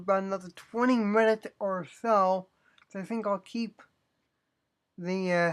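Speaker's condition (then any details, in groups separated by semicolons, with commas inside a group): Cerebral palsy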